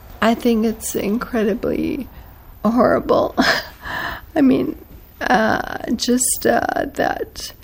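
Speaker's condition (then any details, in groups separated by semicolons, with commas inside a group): ALS; age 55, diagnosed late last year, rapidly progressing, no use of arms, feet or legs, previously could run 5k; bipap machine for breathing at night from government equipment pool, daytime use expected later; quiet voice, voice going, about a week from nonverbal, computer voice planned like Stephen Hawking's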